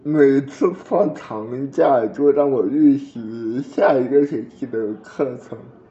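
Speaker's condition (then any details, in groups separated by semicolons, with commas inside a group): Cerebral palsy; edited for fluency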